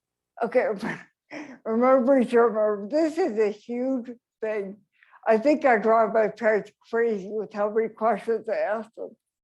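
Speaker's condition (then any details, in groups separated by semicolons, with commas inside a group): Traumatic brain injury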